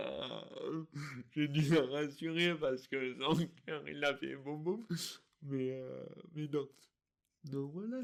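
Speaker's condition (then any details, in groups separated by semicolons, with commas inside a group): Dystonia; articulation difficulties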